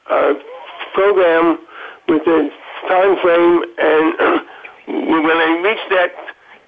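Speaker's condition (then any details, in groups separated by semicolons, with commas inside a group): Parkinson's disease; stutters, Parkinson's attacks the jaw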